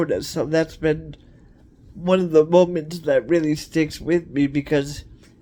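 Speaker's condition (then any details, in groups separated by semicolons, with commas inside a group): Cerebral palsy; cerebral palsy, wheelchair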